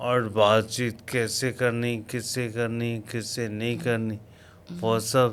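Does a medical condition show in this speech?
Yes: coma after road accident.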